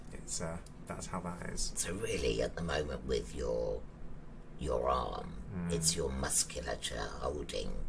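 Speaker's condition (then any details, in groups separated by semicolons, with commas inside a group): Laryngectomy; breathes through neck, presses valve to speak, swallowing trouble, mucus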